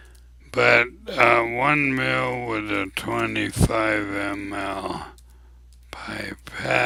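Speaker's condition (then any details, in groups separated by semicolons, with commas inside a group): ALS; abnormally slow voice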